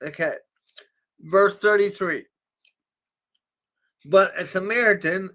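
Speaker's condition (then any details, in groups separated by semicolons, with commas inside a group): Cerebral palsy; from birth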